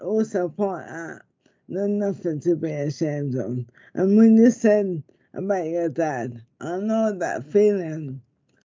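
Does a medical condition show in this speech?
Yes: motor neurone disease; diagnosed after months of speech difficulties, sees speech therapist; looks physically fine, speech affected, tested Google's Relate accessibility product; speech sounds different, listeners mistake it for stroke, relatives abroad tell her not to speak.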